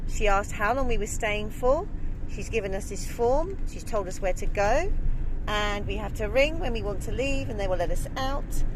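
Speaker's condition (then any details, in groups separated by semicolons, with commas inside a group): No condition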